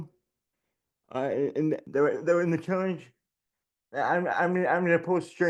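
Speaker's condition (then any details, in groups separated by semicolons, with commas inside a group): Generalized dystonia; generalized, childhood onset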